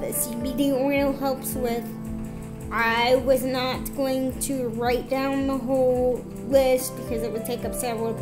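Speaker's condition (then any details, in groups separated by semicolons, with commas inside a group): Cerebral palsy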